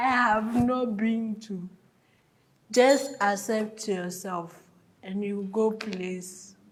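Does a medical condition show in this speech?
Yes: cerebral palsy.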